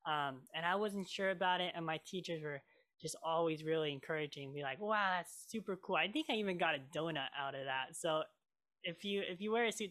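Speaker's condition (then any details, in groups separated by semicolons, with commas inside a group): Cleft lip and palate; scar removal declined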